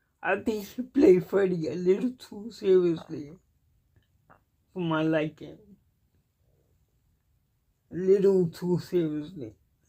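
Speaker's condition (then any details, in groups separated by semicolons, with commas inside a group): Cerebral palsy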